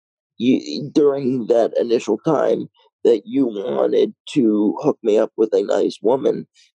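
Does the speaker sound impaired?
Yes: cerebral palsy, mild.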